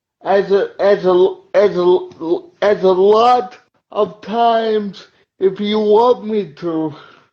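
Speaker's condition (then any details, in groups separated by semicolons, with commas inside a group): Cerebral palsy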